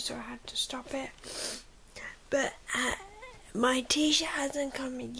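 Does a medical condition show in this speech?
Yes: cerebral palsy.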